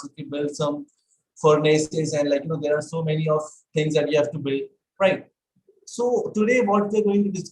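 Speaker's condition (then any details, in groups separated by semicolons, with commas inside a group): No condition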